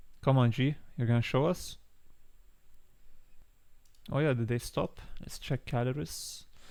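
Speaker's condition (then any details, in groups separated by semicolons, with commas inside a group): No condition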